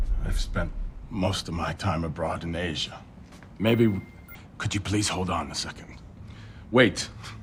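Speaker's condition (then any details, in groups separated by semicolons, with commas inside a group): No condition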